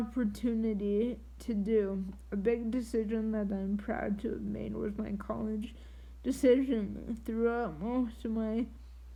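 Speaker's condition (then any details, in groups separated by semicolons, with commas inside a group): Triplegic cerebral palsy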